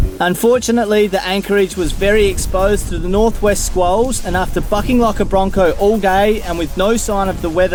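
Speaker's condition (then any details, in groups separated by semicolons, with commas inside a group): No condition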